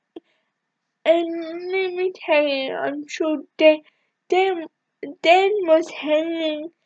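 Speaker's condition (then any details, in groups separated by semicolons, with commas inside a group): Cerebral palsy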